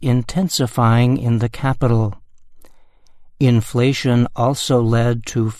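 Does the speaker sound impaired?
No.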